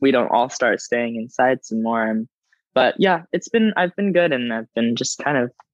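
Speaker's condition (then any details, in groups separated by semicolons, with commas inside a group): No condition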